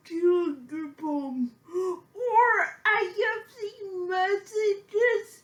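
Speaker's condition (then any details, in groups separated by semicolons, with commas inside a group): Physical speech impairment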